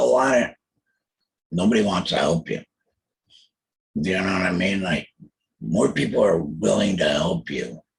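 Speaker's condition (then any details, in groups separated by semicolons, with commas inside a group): Total laryngectomy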